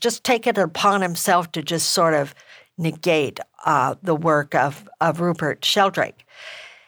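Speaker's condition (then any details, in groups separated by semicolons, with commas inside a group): No condition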